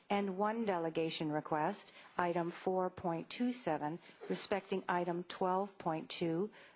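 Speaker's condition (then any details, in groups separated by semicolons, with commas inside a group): No condition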